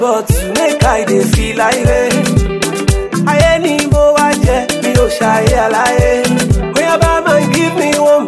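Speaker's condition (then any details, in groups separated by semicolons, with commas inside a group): No condition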